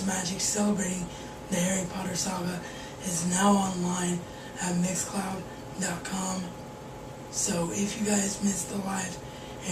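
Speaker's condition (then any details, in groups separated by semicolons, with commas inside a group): Cerebral palsy; wheelchair bound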